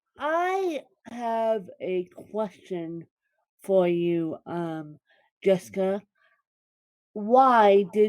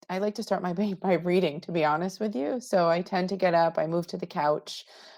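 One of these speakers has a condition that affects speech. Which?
The first: cerebral palsy, mixed, moderate; hip operation, hips used abnormally; wet cough, night breathlessness, masks hinder breathing, speech therapy.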